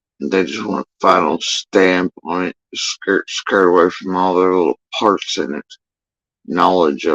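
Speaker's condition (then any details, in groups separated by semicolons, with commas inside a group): Facial paralysis after surgery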